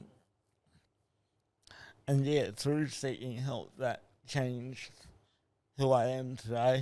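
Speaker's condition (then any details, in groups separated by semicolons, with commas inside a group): Cerebral palsy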